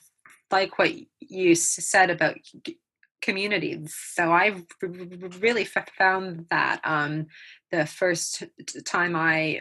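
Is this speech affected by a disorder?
Yes: stammer; described as a neurological condition; here prolonged sounds.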